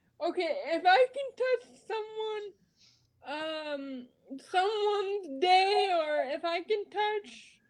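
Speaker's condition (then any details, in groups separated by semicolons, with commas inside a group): Cerebral palsy; spasticity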